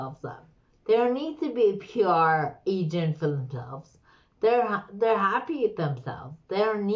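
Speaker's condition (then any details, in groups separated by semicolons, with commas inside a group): Slurred speech; slurred, stroke-like speech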